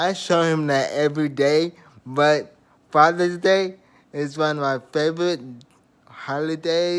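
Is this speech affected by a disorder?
Yes: traumatic brain injury.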